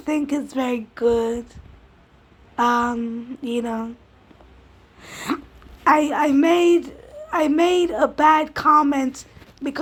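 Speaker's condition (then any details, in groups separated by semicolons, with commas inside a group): Cerebral palsy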